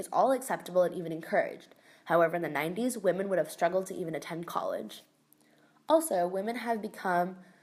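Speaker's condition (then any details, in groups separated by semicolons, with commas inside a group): No condition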